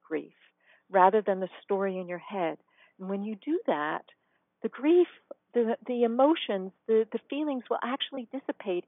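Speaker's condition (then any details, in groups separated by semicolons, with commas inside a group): No condition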